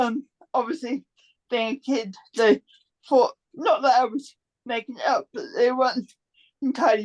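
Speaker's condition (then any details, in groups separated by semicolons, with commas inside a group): Cerebral palsy; complex form, present from birth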